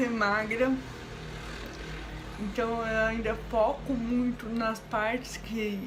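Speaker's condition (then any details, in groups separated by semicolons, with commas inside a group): Cerebral palsy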